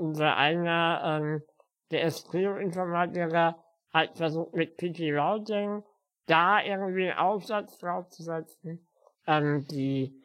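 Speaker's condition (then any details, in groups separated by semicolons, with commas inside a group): Spinal muscular atrophy; spinal muscular atrophy since birth, physical disability, uses wheelchair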